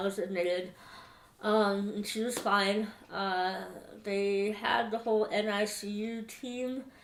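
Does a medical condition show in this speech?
Yes: Moebius syndrome; small tongue.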